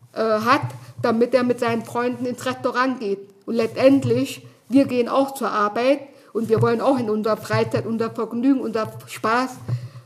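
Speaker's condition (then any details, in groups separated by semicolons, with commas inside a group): Deafness; interpreters or communication assistant in groups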